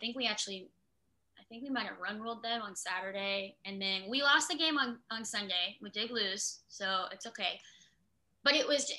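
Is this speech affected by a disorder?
Yes: cleft lip and palate; speech therapy in San Antonio after a later stroke, speech returned faster than other abilities.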